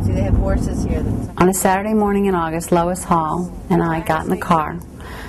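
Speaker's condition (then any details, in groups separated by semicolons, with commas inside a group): No condition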